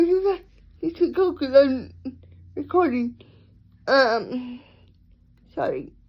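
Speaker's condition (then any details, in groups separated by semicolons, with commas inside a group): Cerebral palsy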